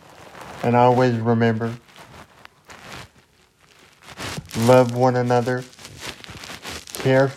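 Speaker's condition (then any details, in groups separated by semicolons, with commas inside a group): Cerebral palsy; wheelchair user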